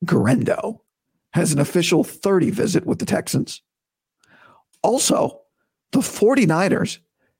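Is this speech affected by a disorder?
Yes: vocal cord surgery recovery; recovering from vocal cord surgery, starting vocal coach physical therapy today, doctor approves talking.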